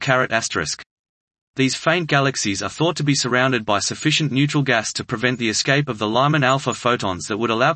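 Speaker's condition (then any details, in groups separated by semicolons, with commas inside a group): No condition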